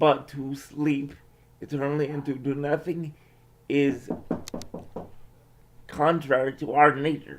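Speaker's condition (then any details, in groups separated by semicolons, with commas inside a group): Cerebral palsy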